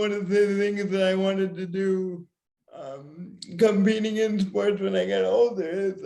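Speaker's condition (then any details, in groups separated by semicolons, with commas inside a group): Severe cerebral palsy; speech problems predicted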